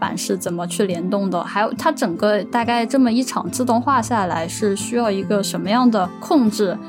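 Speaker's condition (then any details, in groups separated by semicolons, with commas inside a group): No condition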